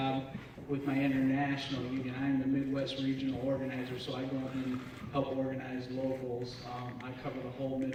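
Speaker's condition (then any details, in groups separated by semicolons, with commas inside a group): No condition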